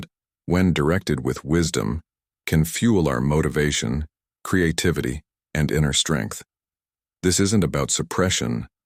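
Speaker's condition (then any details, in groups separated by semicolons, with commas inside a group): No condition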